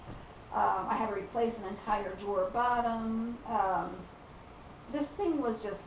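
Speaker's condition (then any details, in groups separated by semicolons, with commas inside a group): No condition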